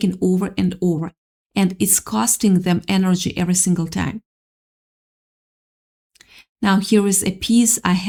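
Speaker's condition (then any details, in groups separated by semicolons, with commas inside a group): No condition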